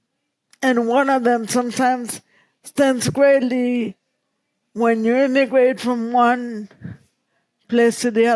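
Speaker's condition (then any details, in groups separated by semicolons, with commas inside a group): Cerebral palsy; present from birth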